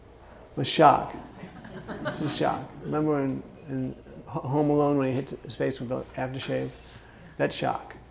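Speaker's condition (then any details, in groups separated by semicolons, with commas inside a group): Parkinson's disease; Parkinson's onset age 41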